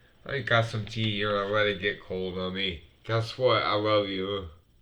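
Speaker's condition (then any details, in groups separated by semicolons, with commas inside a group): Multiple sclerosis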